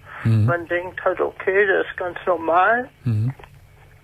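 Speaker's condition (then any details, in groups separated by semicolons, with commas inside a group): Spastic paralysis since birth; able to communicate normally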